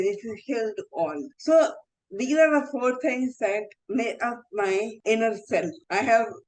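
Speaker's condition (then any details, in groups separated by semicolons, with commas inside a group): Cerebral palsy, mild; spastic left hand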